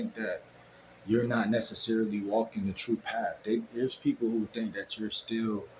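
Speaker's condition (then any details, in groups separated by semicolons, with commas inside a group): No condition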